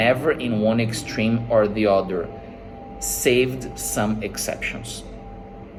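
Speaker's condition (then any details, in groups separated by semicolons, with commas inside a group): No condition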